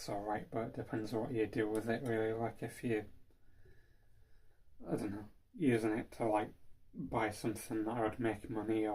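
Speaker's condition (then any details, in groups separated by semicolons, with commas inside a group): Cerebral palsy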